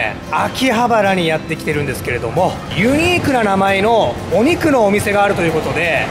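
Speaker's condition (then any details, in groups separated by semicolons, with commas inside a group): No condition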